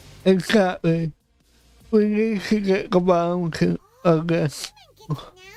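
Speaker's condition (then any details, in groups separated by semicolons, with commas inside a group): Cerebral palsy; affects voice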